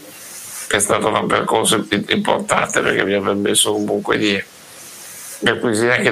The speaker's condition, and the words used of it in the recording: Muscular dystrophy. Ventilatore per la respirazione che lo utilizzo anche di giorno e grazie a quello io comunque riesco a parlare, riesco a poter anche respirare più,